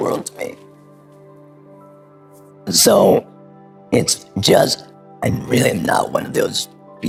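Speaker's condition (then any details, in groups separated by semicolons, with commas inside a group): Head and neck cancer; 27 years since diagnosis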